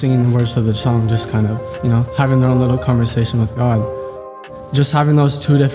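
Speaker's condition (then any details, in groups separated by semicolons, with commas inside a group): No condition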